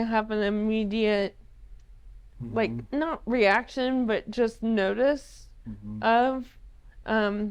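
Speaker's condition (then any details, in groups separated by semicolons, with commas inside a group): ALS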